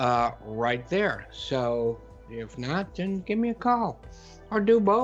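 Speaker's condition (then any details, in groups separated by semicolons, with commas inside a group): No condition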